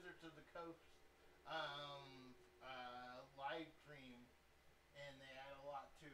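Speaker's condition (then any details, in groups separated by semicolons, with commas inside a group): Cerebral palsy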